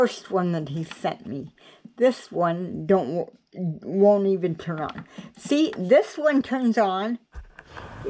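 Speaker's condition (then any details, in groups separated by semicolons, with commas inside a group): Cerebral palsy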